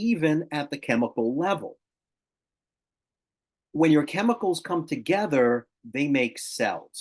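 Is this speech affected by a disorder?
No.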